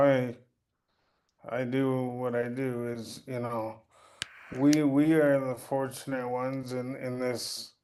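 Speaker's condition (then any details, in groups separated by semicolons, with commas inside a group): Cerebral palsy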